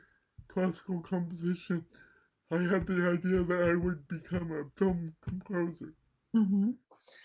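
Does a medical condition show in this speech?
Yes: cerebral palsy; mild left side.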